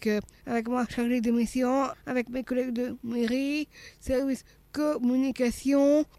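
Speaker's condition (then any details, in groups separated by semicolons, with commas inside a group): Down syndrome; congenital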